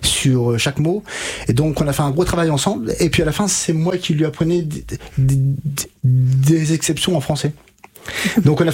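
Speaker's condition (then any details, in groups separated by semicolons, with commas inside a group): Stuttering; onset at age 5 to 6, untreated in childhood, severe until about age 20, therapy from 20; about 27 years since onset, years of therapy with Catherine Daubier, Nancy stuttering specialist, fluency techniques; blocks and repetitions now, formerly could not finish a sentence without blocking, froze reading aloud; repeated sounds, prolonged sounds, blocks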